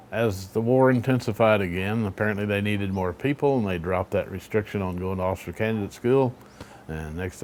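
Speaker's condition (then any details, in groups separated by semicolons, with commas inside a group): No condition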